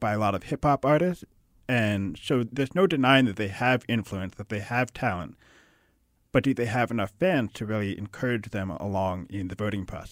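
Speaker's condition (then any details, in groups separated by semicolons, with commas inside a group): Hard of hearing; deaf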